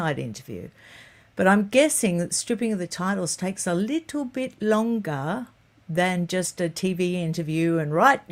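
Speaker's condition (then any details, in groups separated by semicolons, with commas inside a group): No condition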